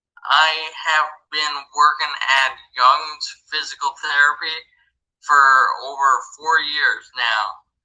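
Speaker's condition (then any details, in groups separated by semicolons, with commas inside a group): Traumatic brain injury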